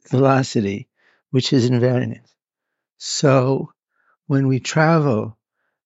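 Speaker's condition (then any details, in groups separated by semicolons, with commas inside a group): Parkinson's; now openly displayed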